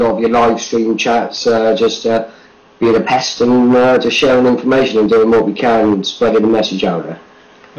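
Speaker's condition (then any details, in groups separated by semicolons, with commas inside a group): No condition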